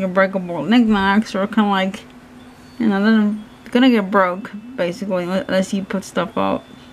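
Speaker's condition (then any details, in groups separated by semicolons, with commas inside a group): Cerebral palsy; hands affected, shaking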